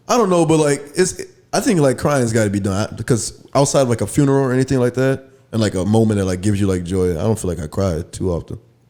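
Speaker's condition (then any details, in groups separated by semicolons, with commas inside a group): No condition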